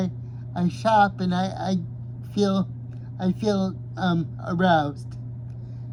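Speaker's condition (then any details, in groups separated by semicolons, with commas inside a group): Cerebral palsy; ankle deformity; voice excited at first, then calms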